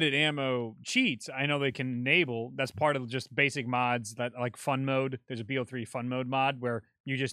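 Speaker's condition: No condition

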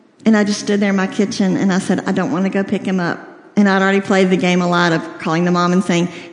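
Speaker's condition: Cleft lip and palate, severe

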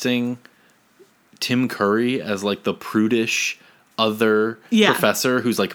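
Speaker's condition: No condition

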